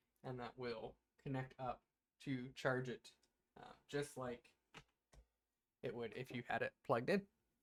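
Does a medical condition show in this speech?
No.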